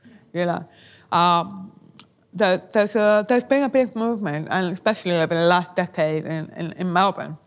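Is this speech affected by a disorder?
Yes: deafness; born profoundly deaf, taught lip reading, hearing aids, English first language, Auslan learned ten years ago; bilingual English and Auslan, prefers captioning over Auslan at shows.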